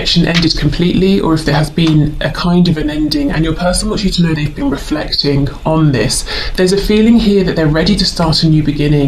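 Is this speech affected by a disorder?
No.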